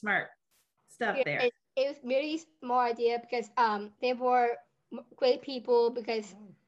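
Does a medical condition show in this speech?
Yes: Down syndrome; adult with Down syndrome.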